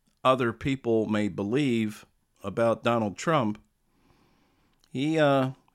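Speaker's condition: No condition

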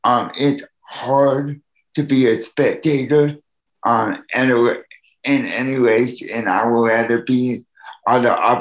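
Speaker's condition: Cerebral palsy; needs help from others

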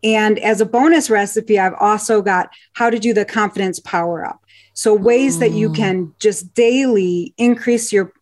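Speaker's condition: No condition

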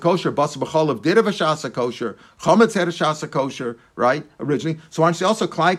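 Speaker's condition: No condition

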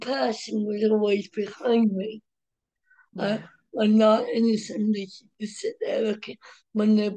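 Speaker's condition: Cerebral palsy, mild

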